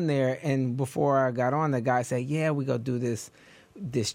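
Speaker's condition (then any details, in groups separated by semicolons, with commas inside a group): No condition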